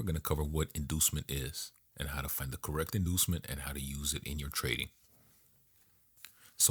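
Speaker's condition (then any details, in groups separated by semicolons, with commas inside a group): No condition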